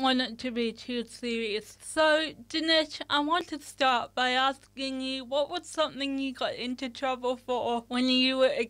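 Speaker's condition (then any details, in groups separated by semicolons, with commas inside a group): Cerebral palsy; cerebral palsy from birth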